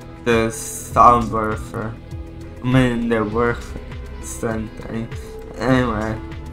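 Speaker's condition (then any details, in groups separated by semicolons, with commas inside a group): Cerebral palsy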